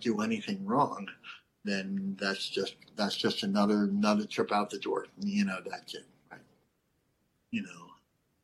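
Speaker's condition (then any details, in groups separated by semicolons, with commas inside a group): Cleft lip and palate; not fully formed at birth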